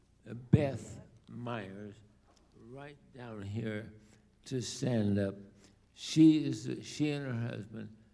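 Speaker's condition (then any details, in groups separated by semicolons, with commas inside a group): ALS; diagnosed about two years ago, late onset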